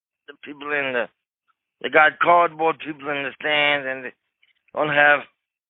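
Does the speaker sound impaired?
Yes: cerebral palsy; wheelchair user.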